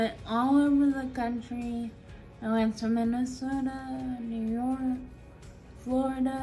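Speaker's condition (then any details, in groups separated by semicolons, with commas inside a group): Friedreich's ataxia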